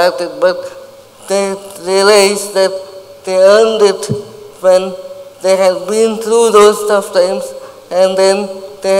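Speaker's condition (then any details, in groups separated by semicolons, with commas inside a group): Cerebral palsy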